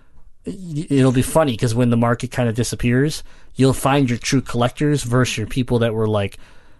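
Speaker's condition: Cleft palate; congenital

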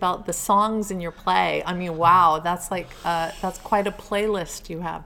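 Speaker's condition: No condition

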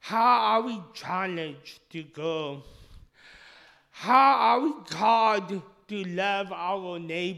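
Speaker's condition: Speech impediment; initially misdiagnosed

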